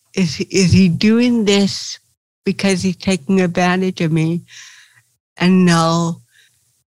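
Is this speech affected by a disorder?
Yes: cerebral palsy; since birth, limits movement, not quick on bike as child, felt unable to play professional tennis.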